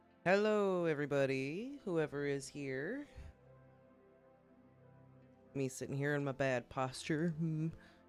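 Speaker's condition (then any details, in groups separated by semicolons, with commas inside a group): No condition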